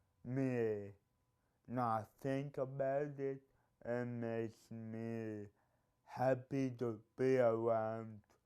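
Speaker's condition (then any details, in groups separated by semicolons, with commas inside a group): Cerebral palsy; speech impediment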